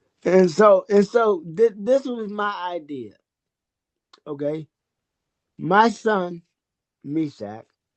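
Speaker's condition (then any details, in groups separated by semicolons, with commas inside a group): Cerebral palsy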